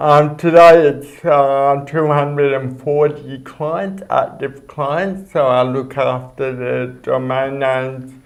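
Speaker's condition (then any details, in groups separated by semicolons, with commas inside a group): Cerebral palsy; speech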